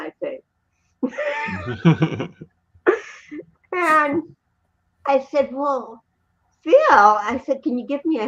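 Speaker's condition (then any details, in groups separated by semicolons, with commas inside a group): Cerebral palsy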